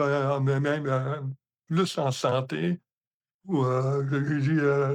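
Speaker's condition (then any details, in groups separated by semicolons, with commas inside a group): Hemiparalysis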